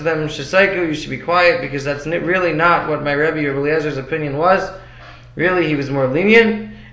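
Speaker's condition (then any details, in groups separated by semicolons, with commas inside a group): No condition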